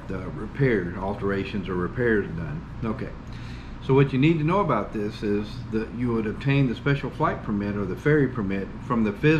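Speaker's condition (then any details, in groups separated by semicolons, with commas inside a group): No condition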